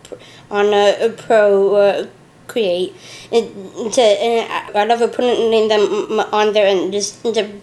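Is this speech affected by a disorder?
Yes: Down syndrome; lifelong, three copies of the 21st chromosome.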